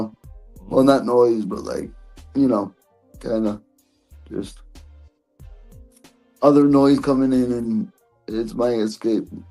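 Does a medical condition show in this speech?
Yes: cerebral palsy; present from birth.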